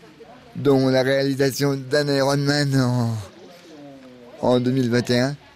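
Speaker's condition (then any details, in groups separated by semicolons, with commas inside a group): Cerebral palsy; cerebral palsy from extreme prematurity, born at 6 months, twin pregnancy, neuromotor brain cells damaged; six personal care assistants in turn around the clock, body coping with nine-day ride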